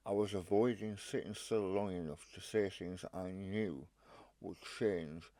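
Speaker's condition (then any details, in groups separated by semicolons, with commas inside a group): Stage 4 tongue cancer, hemiglossectomy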